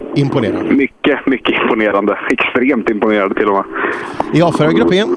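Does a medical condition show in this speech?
No.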